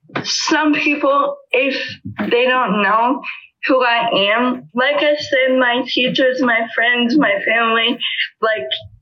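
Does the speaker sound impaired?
Yes: spastic cerebral palsy; level 1, muscle tightness, right side weaker than left, walker since age 3, physical therapy for walking; still uses walker, muscles get tight.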